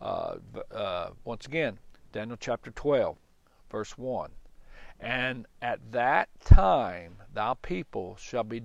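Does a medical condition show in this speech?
No.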